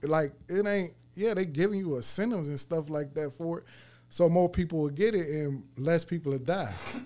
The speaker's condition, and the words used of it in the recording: No condition.